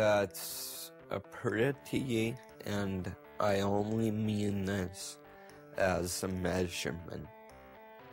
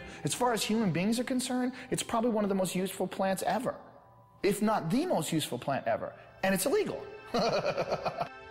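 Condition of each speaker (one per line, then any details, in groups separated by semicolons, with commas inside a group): Multiple sclerosis; shaking
No condition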